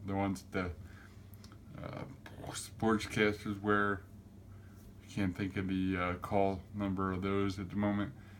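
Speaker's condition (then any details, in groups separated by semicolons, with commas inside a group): Cerebral palsy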